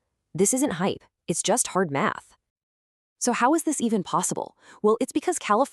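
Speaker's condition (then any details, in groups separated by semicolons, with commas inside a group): No condition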